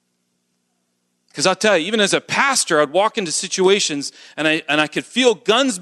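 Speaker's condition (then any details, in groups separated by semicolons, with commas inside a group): No condition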